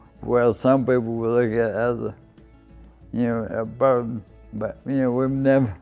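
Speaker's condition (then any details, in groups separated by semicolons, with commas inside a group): ALS (Lou Gehrig's disease); diagnosed over 2 years ago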